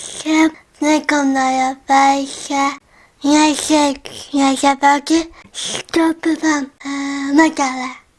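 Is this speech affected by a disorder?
Yes: cerebral palsy; cannot walk independently.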